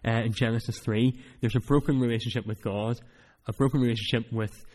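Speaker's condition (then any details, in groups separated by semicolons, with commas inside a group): Cleft palate; cleft palate since childhood; speech not that clear at times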